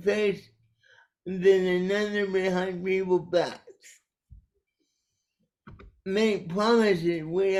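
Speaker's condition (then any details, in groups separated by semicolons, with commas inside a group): Cerebral palsy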